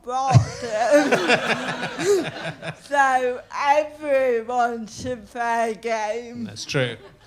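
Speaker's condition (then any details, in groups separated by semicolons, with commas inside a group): Cerebral palsy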